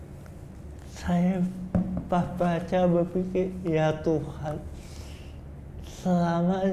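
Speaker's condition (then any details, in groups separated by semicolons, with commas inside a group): Cerebral palsy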